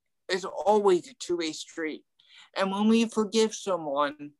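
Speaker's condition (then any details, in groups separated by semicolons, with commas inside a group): Ataxic cerebral palsy; mild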